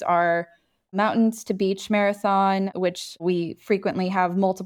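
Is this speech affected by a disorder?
No.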